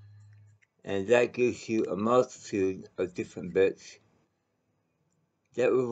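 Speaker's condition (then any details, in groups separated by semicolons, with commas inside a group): Mouth cancer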